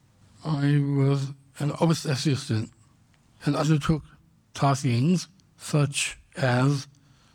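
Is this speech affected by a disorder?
Yes: Down syndrome; congenital.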